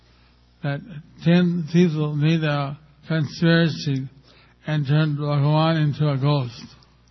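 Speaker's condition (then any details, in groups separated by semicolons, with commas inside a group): Stroke with facial paralysis; stroke about a year ago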